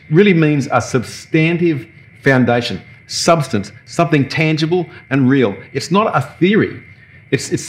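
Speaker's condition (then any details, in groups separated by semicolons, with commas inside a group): No condition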